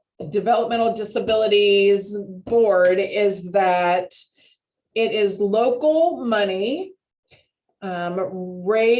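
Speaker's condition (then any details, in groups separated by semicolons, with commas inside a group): No condition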